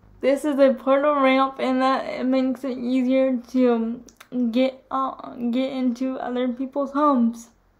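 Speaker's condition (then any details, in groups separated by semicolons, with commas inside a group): Cerebral palsy; motorized wheelchair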